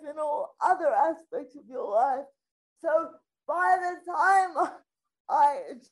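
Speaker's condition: Spastic quadriplegic cerebral palsy; requires support with every aspect of daily life

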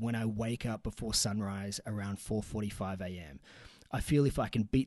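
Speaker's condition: No condition

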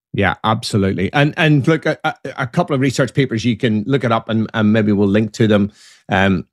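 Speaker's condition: No condition

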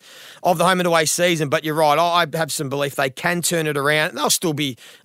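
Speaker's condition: No condition

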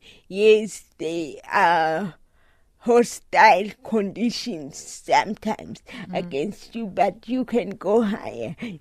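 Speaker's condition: Cerebral palsy; recently summited Kilimanjaro, trained walking 10 km daily and hiking

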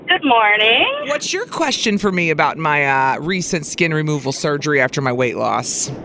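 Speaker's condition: No condition

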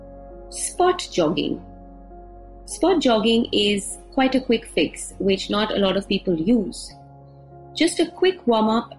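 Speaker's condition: No condition

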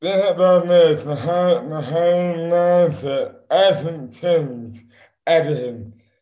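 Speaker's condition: Dystonia; affects speech and hands

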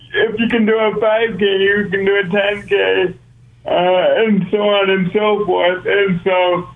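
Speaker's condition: Cerebral palsy; brain-muscle disconnect, must consciously control walking, breathing, hand placement; own training plan for Ironman competition in Kona

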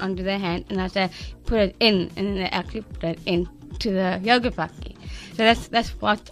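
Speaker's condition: Down syndrome; since birth; adult

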